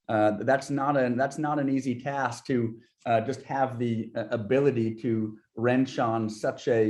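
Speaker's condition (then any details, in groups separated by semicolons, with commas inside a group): No condition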